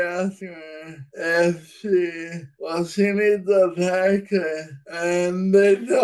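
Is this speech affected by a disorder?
Yes: Friedreich's ataxia.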